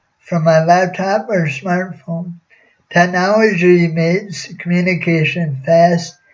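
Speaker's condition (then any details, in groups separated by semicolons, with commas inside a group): Cerebral palsy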